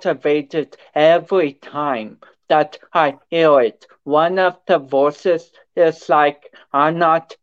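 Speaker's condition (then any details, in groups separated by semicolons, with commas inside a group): Cerebral palsy; from birth, involves cerebrum and cerebellum, not expected to walk, now walks with concentration, affects balance and coordination; affects speech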